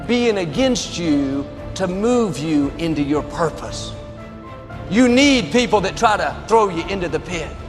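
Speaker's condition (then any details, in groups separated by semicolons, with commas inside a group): No condition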